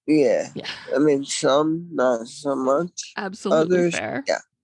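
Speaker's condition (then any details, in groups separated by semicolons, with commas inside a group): Traumatic brain injury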